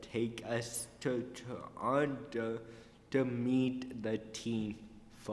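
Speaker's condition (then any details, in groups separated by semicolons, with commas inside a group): Cerebral palsy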